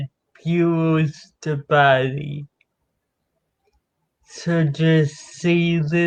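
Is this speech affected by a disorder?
Yes: cerebral palsy.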